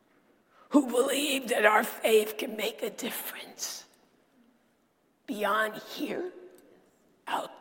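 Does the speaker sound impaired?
Yes: dysphonia; sultry voice.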